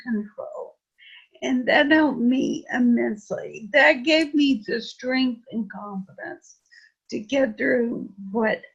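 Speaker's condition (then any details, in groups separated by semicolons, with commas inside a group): Friedreich's ataxia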